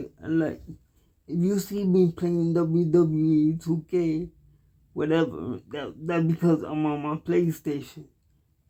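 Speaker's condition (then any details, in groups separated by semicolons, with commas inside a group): Cerebral palsy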